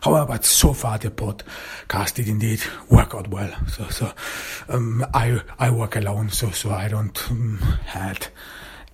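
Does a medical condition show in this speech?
Yes: stuttering; cause unknown, only one in family who stutters, german mother tongue, born in austria; speaking improved through regular podcasting, self-perceived; stutters less the more speaking is done; here repeated sounds, repeated words.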